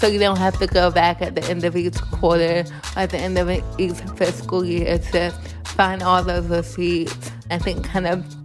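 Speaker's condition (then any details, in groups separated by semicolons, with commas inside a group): Cerebral palsy; from birth, born two months premature, 2 pounds 12 ounces, significant motor skill delays, physical and occupational therapy as child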